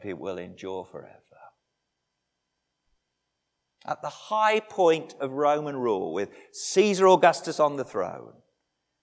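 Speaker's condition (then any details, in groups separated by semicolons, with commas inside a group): No condition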